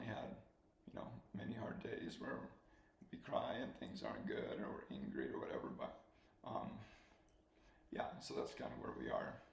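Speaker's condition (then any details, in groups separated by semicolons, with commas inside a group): ALS; slow-progressing form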